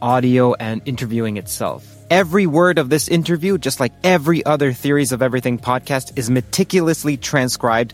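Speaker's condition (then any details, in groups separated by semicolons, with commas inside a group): No condition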